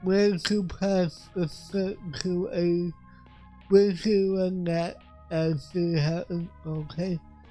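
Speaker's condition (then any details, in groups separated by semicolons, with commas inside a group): Cerebral palsy; affects voice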